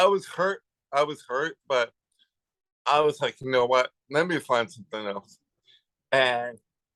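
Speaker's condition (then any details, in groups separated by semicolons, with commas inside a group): Cerebral palsy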